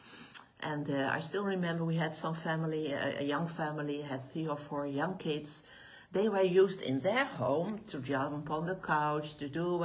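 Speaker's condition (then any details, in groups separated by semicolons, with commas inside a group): No condition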